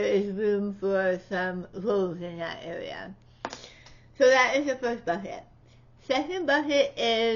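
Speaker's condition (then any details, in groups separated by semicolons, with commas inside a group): Tongue cancer surgery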